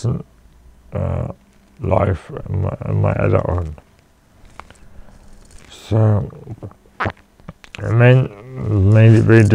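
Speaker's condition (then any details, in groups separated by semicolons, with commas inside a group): Cerebral palsy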